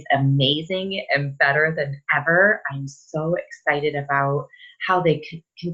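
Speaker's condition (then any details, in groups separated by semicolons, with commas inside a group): No condition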